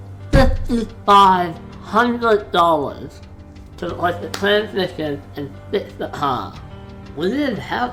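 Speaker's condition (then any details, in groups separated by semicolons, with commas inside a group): Facial palsy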